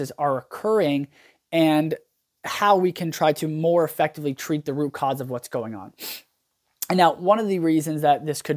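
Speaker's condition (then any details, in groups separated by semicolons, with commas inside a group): No condition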